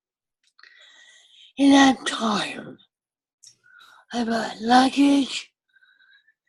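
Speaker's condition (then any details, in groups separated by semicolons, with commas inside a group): Cerebral palsy with ataxia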